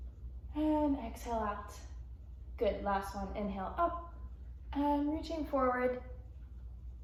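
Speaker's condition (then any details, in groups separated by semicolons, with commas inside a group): No condition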